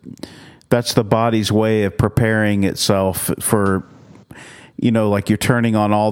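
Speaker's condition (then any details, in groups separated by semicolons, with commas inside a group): No condition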